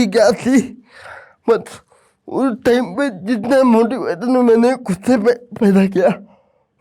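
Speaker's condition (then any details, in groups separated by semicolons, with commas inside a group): Cerebral palsy; lifelong, affects movement and posture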